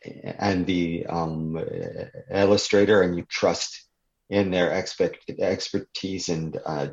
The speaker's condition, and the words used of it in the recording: Stuttering. Like I'm n never quite sure which words are going to, be hard to say.